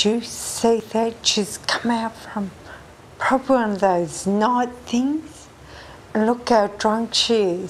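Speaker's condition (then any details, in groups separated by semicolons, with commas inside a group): Friedreich ataxia; genetic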